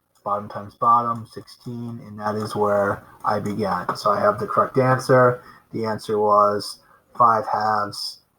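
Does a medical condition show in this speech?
No.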